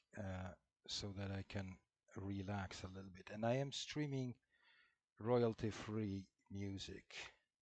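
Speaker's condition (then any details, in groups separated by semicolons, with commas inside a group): No condition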